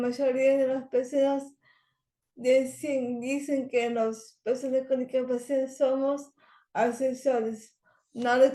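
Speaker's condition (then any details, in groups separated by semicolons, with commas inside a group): Cerebral palsy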